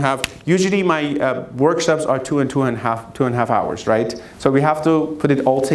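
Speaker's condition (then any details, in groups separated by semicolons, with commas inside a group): No condition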